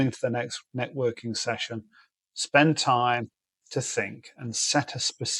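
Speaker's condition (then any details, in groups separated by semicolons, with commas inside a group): No condition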